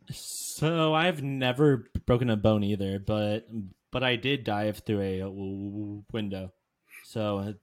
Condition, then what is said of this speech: Stuttering. With me, so if I didn't have these massive pauses where it's like, what is he gonna say? What's he gonna do?